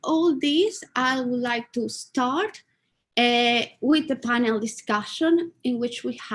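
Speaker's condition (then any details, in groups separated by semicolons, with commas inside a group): No condition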